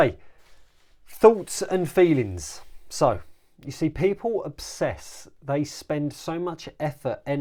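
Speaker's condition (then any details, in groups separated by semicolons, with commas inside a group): No condition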